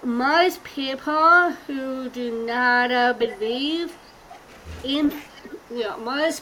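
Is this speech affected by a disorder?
Yes: Down syndrome; present since birth.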